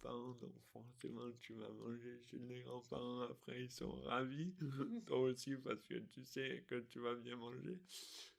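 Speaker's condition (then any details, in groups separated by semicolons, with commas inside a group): Dystonia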